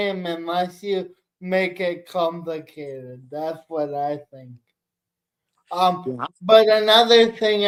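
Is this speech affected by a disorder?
Yes: cerebral palsy.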